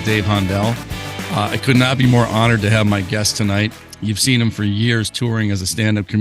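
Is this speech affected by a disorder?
No.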